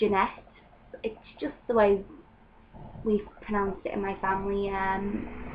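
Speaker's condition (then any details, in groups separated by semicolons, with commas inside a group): No condition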